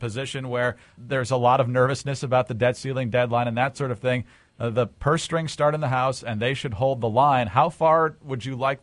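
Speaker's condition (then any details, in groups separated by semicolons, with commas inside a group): No condition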